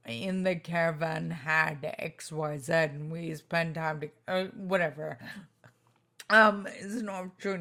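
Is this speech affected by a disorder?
Yes: spinocerebellar ataxia type 2, SCA2; tongue.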